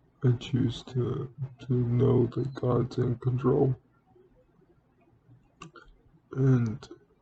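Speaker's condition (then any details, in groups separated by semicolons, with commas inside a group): Cerebral palsy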